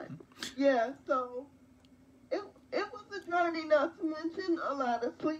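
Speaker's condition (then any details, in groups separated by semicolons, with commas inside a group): Quadriplegic cerebral palsy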